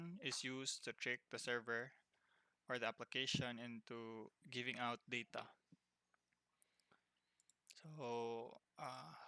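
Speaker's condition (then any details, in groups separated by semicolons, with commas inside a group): No condition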